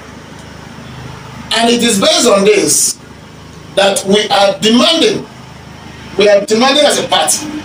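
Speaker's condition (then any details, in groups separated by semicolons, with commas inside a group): No condition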